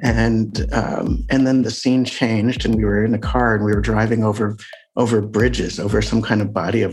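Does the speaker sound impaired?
No.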